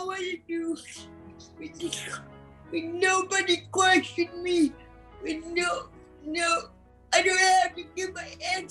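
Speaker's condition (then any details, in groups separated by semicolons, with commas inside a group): Cerebral palsy; from birth, premature, oxygen loss to brain, unable to walk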